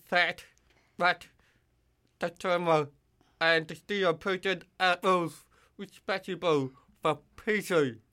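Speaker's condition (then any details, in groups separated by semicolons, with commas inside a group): Hearing loss with cochlear implant; cannot judge own voice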